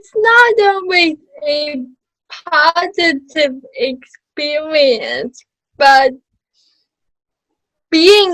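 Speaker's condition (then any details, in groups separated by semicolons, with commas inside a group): Cerebral palsy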